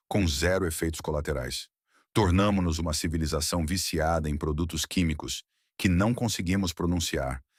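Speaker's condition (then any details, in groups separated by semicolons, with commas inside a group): No condition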